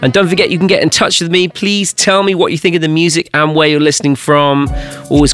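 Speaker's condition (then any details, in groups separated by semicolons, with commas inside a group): No condition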